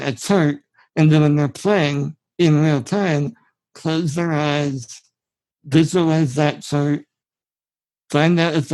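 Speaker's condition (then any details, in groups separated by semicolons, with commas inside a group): Spinal muscular atrophy; genetic, from birth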